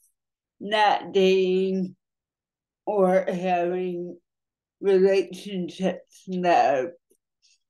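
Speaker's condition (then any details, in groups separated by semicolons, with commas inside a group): Cerebral palsy; noticeably affected speech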